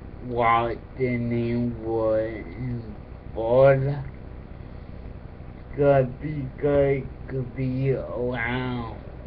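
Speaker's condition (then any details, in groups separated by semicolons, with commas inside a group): Cerebral palsy; affects speech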